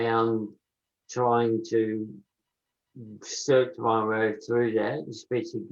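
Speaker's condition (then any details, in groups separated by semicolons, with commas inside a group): Motor neurone disease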